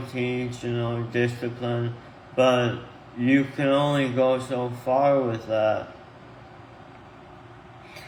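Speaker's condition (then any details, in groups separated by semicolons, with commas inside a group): Tongue cancer; stage three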